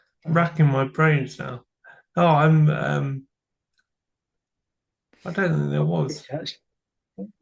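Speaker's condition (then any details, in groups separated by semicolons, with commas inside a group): Cerebral palsy; from birth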